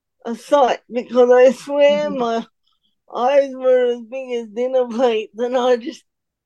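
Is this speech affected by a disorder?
Yes: cerebral palsy; uses wheelchair.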